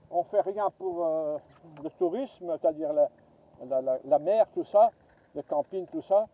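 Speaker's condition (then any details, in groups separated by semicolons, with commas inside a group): No condition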